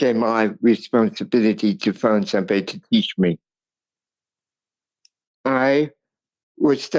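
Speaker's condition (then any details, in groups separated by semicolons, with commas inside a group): Cerebral palsy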